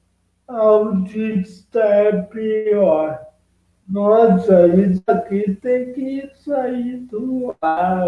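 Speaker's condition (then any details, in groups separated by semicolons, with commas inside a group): Cerebral palsy; present from birth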